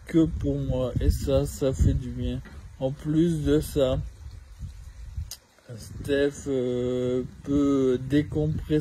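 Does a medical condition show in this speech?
Yes: ALS (maladie de Charcot); needs home care aide.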